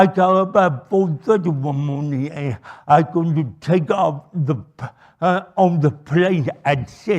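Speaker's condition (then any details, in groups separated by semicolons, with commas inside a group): Cerebral palsy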